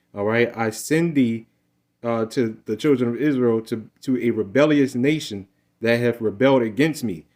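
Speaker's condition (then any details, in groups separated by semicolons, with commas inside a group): No condition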